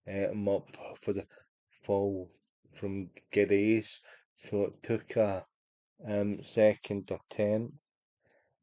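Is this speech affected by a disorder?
Yes: cerebral palsy; unable to walk.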